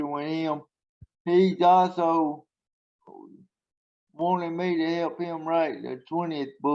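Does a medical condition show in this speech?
Yes: traumatic brain injury; car accident at age 7, head surgery, left side affected.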